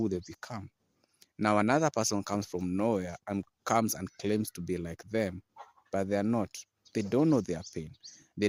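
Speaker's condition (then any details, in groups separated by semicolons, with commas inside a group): No condition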